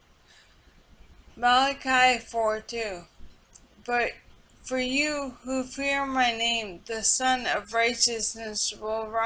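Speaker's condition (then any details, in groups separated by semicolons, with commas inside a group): Multiple sclerosis; speech affected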